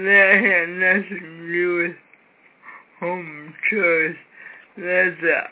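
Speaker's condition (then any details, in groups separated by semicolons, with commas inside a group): Cerebral palsy; severe cerebral palsy from birth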